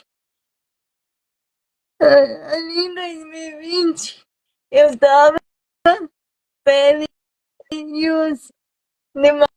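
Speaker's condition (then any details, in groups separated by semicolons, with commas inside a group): Cerebral palsy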